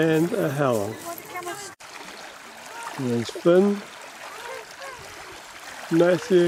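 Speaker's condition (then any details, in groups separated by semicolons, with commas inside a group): No condition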